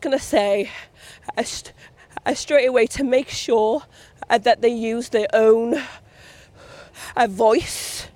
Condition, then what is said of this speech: Stuttering. It's like the wrong thing, and then you can stutter, you know, a bit more, and then it's like I would say be patient and not to finish the person's sentences.